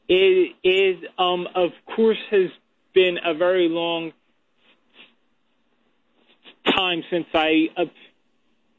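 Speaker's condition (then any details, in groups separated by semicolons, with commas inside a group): Stuttering; stuttering during phone call, speaking is difficult; stutters noticeably, talking difficult, slow to get to the point; repeated words, blocks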